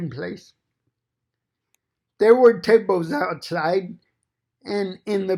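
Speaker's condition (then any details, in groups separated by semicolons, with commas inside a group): Cerebral palsy; fine motor impairment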